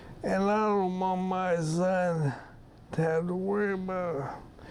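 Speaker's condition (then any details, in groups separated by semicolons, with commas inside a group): ALS; wheelchair, cannot walk, no hand use, rapid progression; losing voice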